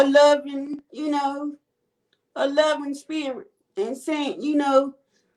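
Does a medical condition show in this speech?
Yes: cerebral palsy.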